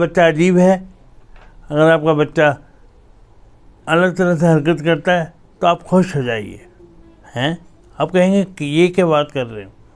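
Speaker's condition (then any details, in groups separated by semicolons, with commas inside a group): Cerebral palsy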